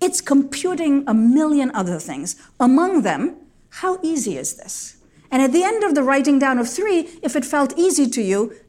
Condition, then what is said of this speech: No condition.